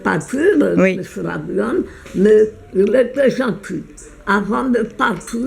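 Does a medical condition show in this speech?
Yes: meige syndrome; blepharospasm and oromandibular dystonia; botulinum toxin injections to eyelids.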